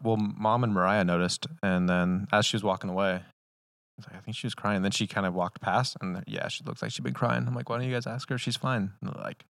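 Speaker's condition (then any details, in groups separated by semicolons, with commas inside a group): No condition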